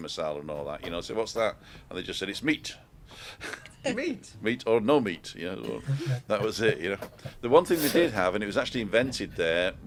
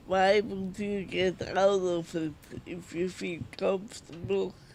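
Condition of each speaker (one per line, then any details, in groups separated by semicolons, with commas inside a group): No condition
Multiple sclerosis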